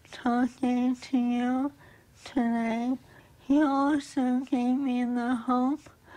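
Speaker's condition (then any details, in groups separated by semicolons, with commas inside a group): ALS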